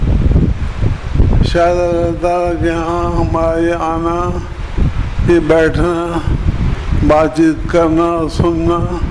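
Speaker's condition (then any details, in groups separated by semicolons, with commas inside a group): Difficulty speaking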